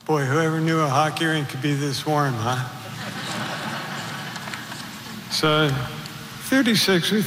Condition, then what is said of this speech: Parkinson's disease. I'll do my best to shout out my speech.